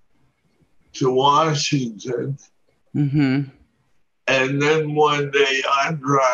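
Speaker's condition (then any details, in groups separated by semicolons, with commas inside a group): Parkinson's disease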